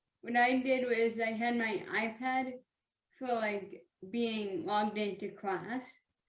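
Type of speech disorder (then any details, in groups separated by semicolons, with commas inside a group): Childhood apraxia of speech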